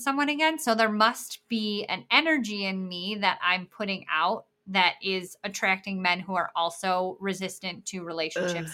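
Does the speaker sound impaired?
Yes: bilateral cleft lip and palate.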